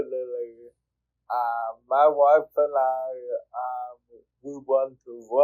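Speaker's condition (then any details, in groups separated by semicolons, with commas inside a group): Cerebral palsy; speech therapy in childhood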